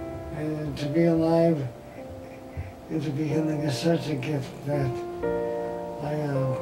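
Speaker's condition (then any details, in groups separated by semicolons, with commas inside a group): ALS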